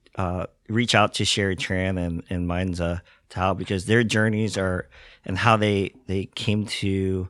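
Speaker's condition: Cleft lip and palate; congenital

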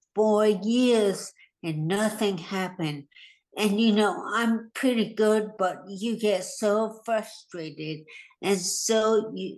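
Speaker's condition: Hemorrhagic stroke; right-handed

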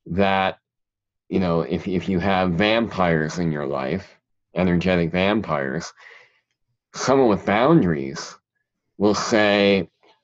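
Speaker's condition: Cleft palate; present since childhood

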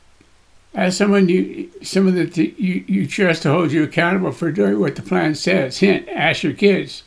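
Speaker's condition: Parkinson's disease; voice shakes, body shakes

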